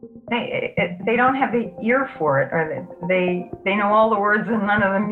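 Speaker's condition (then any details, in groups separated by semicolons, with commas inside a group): No condition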